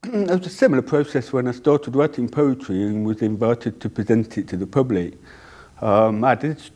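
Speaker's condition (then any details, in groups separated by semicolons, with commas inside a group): Deafness; cannot hear own voice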